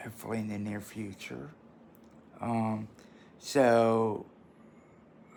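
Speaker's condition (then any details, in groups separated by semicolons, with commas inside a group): Traumatic brain injury; closed head injury from car, cognitive problems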